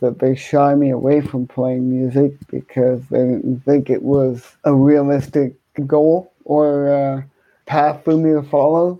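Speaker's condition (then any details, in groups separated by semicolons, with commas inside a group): Cerebral palsy, hemiplegia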